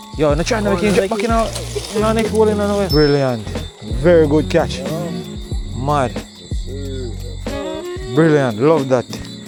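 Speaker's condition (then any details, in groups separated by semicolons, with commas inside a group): No condition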